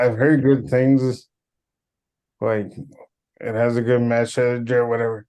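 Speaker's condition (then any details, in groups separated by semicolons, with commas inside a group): Cerebral palsy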